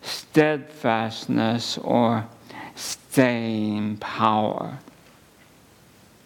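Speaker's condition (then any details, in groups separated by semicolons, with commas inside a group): ALS; at least a couple of months since diagnosis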